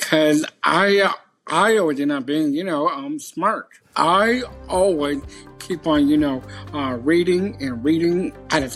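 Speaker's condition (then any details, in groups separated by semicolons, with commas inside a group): Down syndrome; stutters when unsure what to say next, no stutter when acting from script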